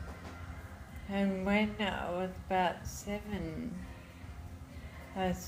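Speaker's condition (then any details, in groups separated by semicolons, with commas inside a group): Friedreich's ataxia; diagnosed in childhood; wheelchair since teens, about 18 years since diagnosis, progressive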